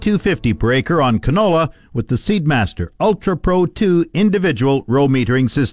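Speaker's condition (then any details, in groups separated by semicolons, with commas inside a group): No condition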